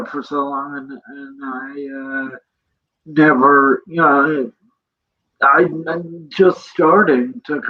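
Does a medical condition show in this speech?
Yes: cerebral palsy; present from birth.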